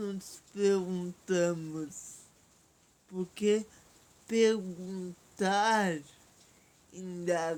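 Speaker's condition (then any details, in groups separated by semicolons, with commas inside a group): Paralysis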